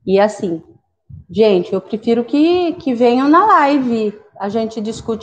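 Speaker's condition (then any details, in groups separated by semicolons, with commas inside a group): No condition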